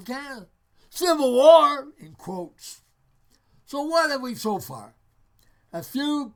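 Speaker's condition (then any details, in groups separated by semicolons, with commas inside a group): Parkinson's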